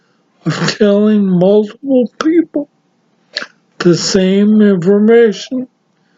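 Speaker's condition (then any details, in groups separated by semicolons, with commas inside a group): Severe traumatic brain injury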